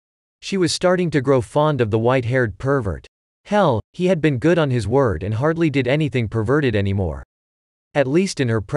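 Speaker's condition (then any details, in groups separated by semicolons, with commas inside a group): No condition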